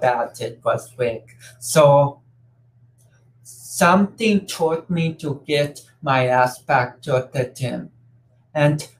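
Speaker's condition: Cerebral palsy; affects speech and coordination

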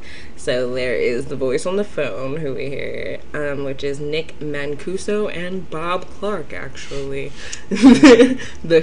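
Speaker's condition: No condition

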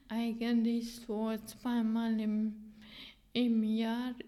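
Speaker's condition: Ataxia; hereditary ataxia, nerve disease, 100% disability status assessed last year; pronounced, several years since onset, weekly speech, occupational and physiotherapy, rehab clinic exercises; limited speech ability, communication impaired

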